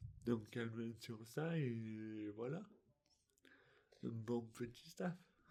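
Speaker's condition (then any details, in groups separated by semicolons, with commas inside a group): Dystonia; affects motor control and speech, since birth; articulation difficulties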